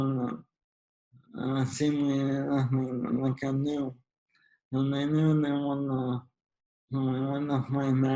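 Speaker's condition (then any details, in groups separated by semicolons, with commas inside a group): ALS; young onset, slow progressor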